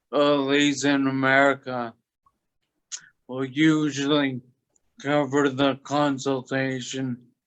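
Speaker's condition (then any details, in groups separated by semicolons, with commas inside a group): Toxic leukoencephalopathy, locked-in syndrome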